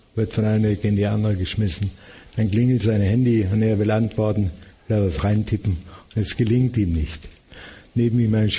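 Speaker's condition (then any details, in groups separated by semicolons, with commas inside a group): Parkinson's disease; diagnosed at age 57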